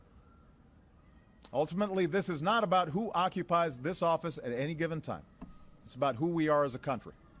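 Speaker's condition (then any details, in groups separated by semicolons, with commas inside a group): No condition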